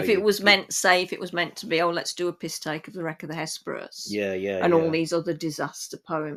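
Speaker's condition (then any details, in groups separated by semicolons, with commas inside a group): No condition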